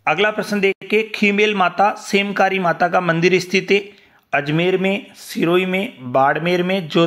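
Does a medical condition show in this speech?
No.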